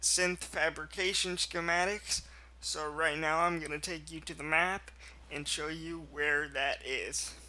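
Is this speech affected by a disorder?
Yes: cerebral palsy, mild.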